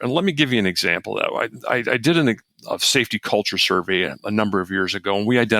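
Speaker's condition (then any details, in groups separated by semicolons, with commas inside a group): No condition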